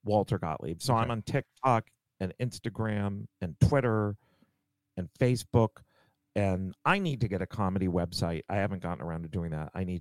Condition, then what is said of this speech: None; typical speech.